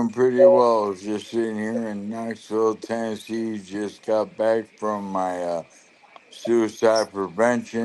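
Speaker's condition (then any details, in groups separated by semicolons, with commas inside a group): Lou Gehrig's disease (ALS)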